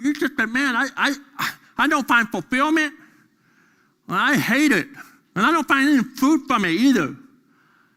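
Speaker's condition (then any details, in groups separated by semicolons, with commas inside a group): Deafness; deaf during school years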